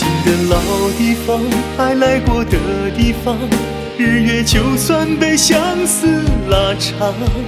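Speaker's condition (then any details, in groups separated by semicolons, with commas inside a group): No condition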